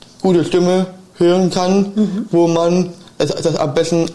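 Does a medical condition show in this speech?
Yes: Down syndrome.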